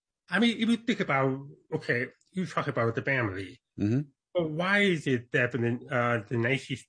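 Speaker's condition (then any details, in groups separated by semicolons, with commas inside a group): Born deaf; congenital deafness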